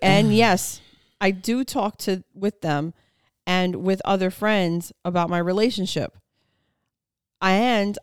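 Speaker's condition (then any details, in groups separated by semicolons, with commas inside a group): No condition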